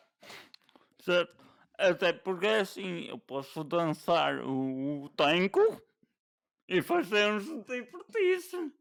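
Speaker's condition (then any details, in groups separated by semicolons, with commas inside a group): Cerebral palsy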